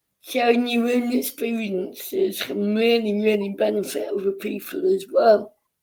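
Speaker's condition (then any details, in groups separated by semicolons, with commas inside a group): Cerebral palsy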